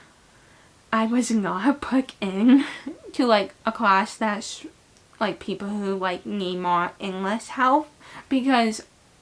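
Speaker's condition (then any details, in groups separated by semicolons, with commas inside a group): Cerebral palsy; right hemiplegia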